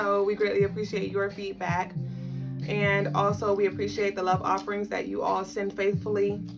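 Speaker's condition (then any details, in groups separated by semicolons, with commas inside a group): No condition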